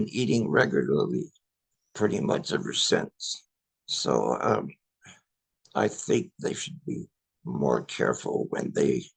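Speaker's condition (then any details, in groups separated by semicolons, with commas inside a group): ALS; invasive ventilation at home; breathing supported by invasive ventilation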